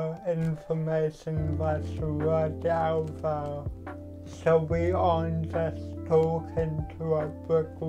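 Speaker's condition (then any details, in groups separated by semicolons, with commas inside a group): Cerebral palsy; speech improved over time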